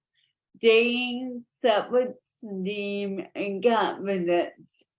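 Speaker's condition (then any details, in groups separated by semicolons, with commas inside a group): Cerebral palsy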